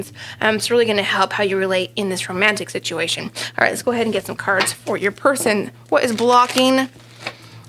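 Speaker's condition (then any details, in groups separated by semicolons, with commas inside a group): No condition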